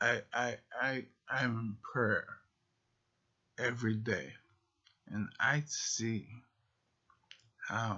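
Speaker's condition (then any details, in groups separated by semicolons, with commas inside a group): Multiple sclerosis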